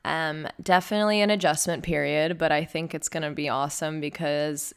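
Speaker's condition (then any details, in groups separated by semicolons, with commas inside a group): No condition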